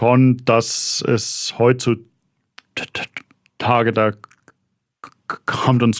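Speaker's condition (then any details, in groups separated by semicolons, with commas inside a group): Stuttering; blocks, block right on announcing own stuttering; blocks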